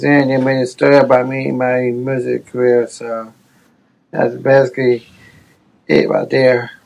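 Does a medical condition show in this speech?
Yes: Down syndrome; hesitant, finds talking without a microphone difficult, auditioned to check could speak well enough.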